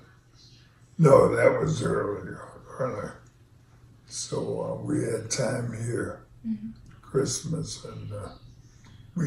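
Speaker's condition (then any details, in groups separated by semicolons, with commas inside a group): ALS; onset left foot drop, then left leg weakness; progressed, needs help from others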